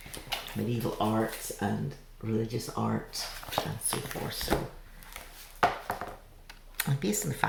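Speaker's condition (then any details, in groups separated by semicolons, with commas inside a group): No condition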